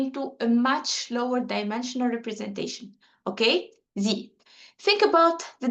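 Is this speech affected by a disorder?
No.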